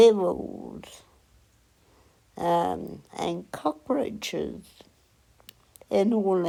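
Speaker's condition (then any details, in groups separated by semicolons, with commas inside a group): Cerebral palsy; onset at 8 days old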